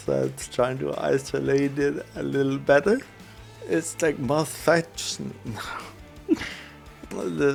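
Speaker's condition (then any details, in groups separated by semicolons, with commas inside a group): Cerebral palsy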